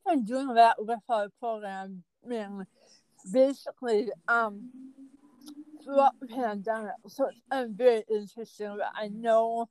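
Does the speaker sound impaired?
Yes: cerebral palsy; cerebral palsy from accident at birth, speech affected, ambulatory, learning disabilities.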